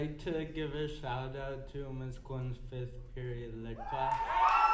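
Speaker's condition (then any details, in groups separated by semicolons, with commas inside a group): Cerebral palsy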